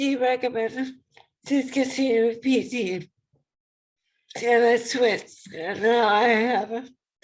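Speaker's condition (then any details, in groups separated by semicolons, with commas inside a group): ALS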